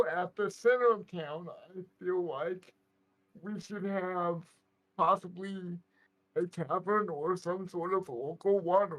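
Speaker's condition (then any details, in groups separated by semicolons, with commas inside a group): Cerebral palsy; right side weaker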